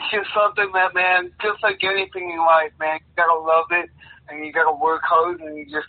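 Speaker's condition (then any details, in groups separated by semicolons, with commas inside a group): Cerebral palsy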